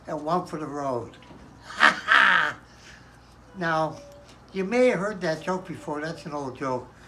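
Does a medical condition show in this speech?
Yes: Parkinson's.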